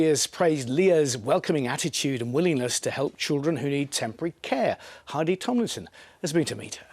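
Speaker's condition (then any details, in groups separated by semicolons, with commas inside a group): No condition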